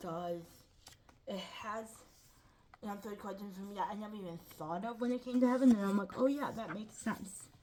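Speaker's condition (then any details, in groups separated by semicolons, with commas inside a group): Cerebral palsy; lifelong, ankle-foot orthoses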